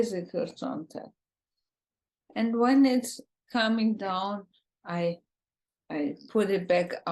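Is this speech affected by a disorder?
Yes: ALS, bulbar form, bulbar onset.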